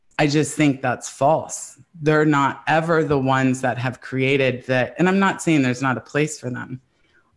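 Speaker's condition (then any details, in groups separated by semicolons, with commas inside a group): No condition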